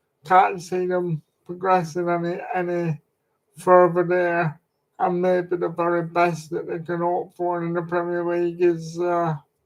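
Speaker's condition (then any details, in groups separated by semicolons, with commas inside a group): Cerebral palsy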